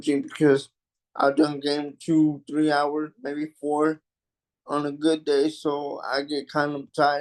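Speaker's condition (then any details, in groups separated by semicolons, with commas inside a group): Cerebral palsy; takes deep breaths while speaking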